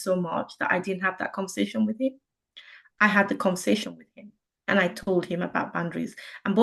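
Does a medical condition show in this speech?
No.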